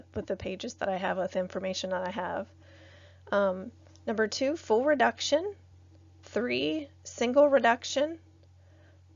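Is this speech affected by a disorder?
No.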